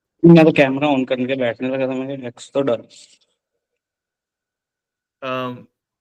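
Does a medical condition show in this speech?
No.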